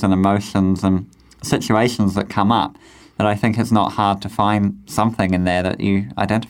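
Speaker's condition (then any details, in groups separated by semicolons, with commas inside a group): Cleft lip and palate; described as speaking beautifully, cleft clinic surgeon at age 12 predicted no public speaking career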